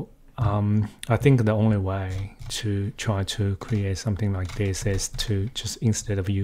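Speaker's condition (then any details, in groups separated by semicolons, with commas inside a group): No condition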